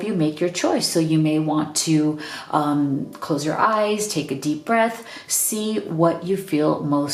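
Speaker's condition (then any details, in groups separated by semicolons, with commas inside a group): No condition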